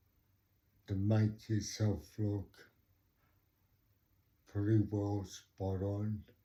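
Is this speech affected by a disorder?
Yes: cerebral palsy; talks slowly.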